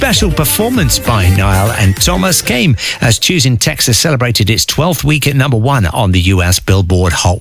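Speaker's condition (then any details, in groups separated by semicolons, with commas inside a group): No condition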